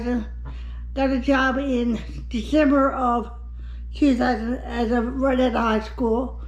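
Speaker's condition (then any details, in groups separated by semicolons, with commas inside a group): Cerebral palsy; affects right side, born five months early; diagnosed age eight, about 45 years old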